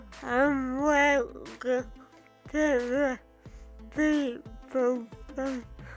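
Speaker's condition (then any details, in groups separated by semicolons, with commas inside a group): Cerebral palsy; from birth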